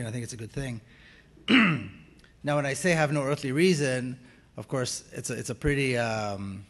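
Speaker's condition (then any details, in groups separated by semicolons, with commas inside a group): No condition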